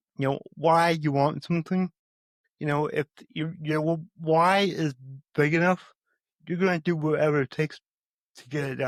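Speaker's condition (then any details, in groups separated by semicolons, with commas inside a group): Cerebral palsy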